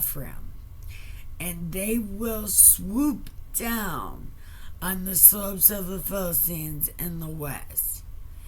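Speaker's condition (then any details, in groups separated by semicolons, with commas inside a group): Brain injury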